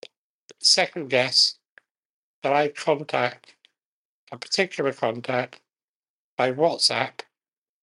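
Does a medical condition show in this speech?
Yes: muscular dystrophy; very slowly progressive muscular dystrophy, severe physical disability, relies on voice control of devices; can just about speak, limited breath, eye gaze technology may come next after voice control; effortful enunciation, uses fewest words to conserve breath.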